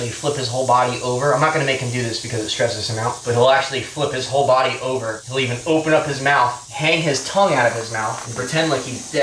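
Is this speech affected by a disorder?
No.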